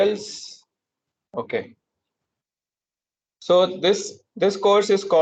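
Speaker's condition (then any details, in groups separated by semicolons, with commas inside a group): No condition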